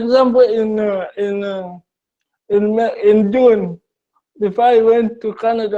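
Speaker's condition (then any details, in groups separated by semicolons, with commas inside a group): Cerebral palsy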